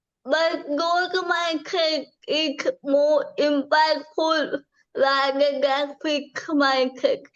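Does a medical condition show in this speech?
Yes: cerebral palsy; from birth.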